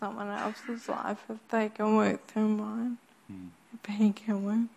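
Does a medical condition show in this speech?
Yes: Friedreich's ataxia; cannot speak if quiet.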